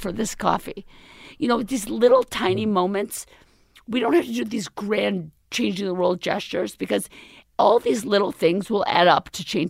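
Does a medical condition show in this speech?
Yes: left vocal cord paralysis, left unilateral; permanent left cord, near-fatal pneumonia two years ago, intubation, tracheostomy, feeding tube, steroid injections; recent type 1 thyroplasty with implant joining cords, may need another surgery, still hard to swallow; current voice temporary after recent surgery, could not talk or swallow during acute illness.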